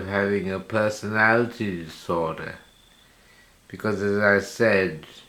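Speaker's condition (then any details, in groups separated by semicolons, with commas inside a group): Slurred speech from poisoning; hypersalivation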